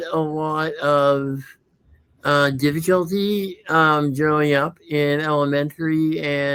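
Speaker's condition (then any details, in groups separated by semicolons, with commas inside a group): Muscular dystrophy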